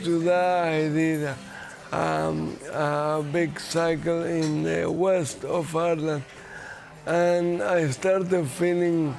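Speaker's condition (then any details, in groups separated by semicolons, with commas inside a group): Motor neuron disease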